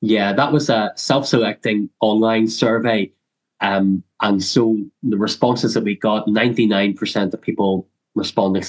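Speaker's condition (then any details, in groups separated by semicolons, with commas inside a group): Cleft lip and palate; congenital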